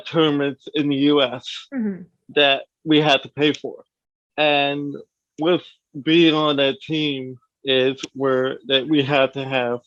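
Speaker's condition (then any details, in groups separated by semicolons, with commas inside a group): Cerebral palsy; from birth, lower limbs affected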